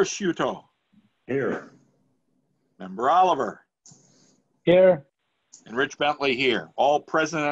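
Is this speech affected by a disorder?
No.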